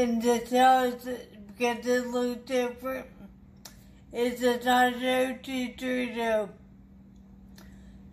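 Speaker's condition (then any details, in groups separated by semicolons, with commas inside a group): Traumatic brain injury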